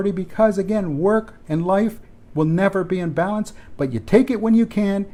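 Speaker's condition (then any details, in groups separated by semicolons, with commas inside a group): No condition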